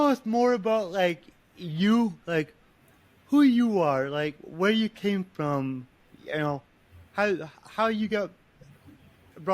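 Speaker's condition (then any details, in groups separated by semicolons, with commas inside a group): Cerebral palsy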